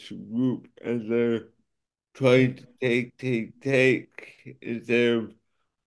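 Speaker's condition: Cerebral palsy; affects speech and motor skills

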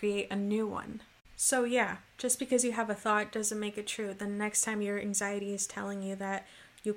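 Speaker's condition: No condition

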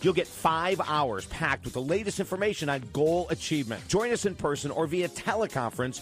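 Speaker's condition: No condition

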